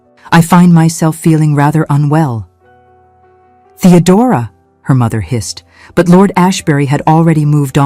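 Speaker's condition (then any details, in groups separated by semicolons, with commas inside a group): No condition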